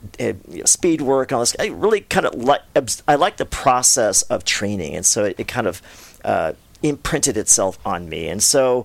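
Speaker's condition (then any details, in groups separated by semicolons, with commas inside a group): No condition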